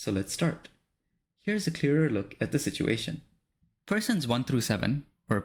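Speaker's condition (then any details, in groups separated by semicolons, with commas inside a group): No condition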